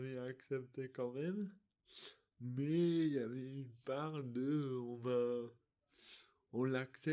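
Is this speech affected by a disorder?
Yes: dystonia; articulation difficulties.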